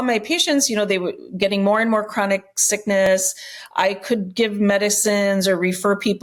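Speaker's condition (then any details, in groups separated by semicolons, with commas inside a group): No condition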